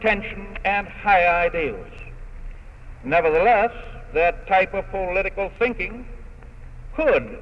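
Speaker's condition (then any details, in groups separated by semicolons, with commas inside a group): No condition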